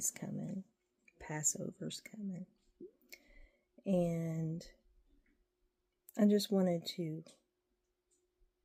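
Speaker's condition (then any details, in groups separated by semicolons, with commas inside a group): No condition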